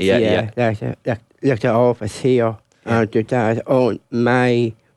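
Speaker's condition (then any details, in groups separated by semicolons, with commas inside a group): Down syndrome; congenital, lifelong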